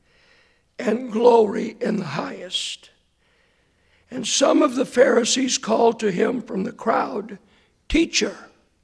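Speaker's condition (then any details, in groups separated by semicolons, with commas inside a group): Hoarseness after vocal cord surgery; hard to hear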